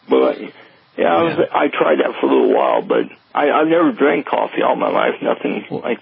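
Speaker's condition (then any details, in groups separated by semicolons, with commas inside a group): Parkinson's; slight tremor years before diagnosis, worsened after anesthesia for broken hip and femur, worse on left side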